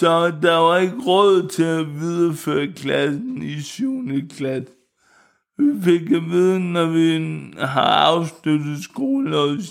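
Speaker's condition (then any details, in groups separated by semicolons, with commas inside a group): Cerebral palsy; wheelchair user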